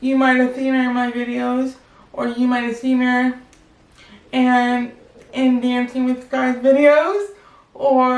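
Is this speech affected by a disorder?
Yes: cerebral palsy, spastic quadriplegic.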